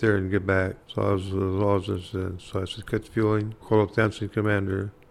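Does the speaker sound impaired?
Yes: Parkinson's disease; Parkinson's disease attributed to Agent Orange exposure during Vietnam service, hard time walking; speech affected very significantly, hard time talking.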